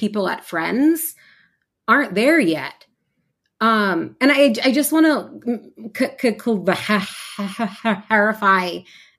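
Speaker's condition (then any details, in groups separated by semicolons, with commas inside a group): Stuttering; variable stuttering, formerly preoccupied with which words would be easier to say, helped by stuttering community; amount of stuttering, feeling stuck and physical tension fluctuate, stutters openly; repeated sounds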